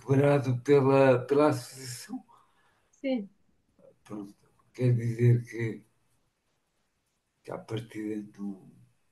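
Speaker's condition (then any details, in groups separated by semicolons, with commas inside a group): Machado-Joseph disease (sca3)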